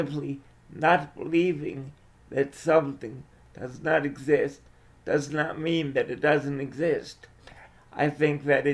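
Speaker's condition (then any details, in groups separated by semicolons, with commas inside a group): Cerebral palsy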